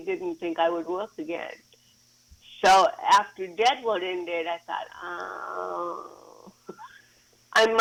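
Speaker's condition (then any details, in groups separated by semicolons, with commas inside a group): Cerebral palsy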